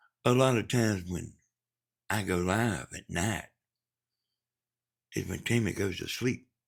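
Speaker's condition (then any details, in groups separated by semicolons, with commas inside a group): Brain bleed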